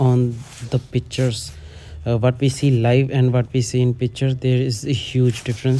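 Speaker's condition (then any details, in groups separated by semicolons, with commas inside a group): No condition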